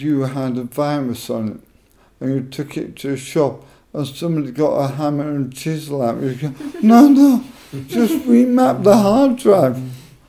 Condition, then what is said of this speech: ALS (motor neuron disease). Possibly 2 years after they told me I wouldn't be able to talk.